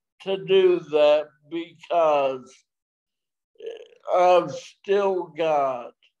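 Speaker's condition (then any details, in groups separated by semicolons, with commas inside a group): Traumatic brain injury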